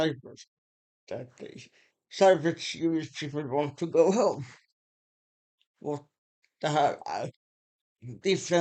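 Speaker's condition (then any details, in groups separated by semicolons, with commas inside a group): Muscular Parkinson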